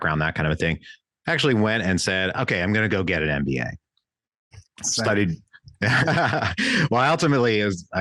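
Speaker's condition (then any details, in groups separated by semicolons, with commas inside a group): No condition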